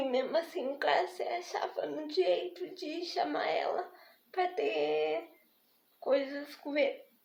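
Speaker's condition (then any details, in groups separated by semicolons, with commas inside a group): Spastic diplegic cerebral palsy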